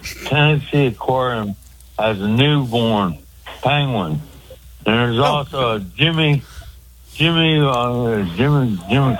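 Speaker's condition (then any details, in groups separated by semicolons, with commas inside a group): Speech impediment; cause unclear, stabbed by girlfriend and hit on head with ashtray years ago; calling in by phone, loud background noise, host briefly unable to hear; hard to understand, hosts ask for translation and follow only partly, spells words out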